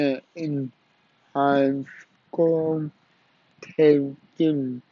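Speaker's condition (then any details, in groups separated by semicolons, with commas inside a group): Cerebral palsy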